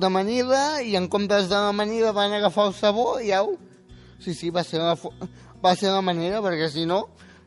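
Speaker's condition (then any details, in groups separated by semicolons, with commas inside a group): Spastic quadriplegic cerebral palsy; age 18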